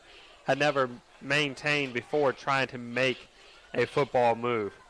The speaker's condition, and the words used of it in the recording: No condition.